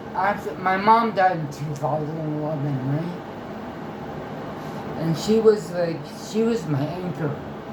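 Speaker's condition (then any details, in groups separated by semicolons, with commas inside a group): Traumatic brain injury; one-month coma; after one-month coma; relearned talking after coma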